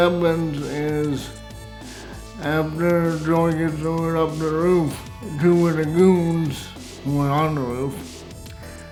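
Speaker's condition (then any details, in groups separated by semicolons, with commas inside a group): Cerebral palsy, severe; spastic type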